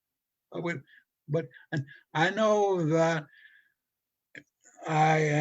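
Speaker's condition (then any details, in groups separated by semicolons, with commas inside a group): Stutter from brain injury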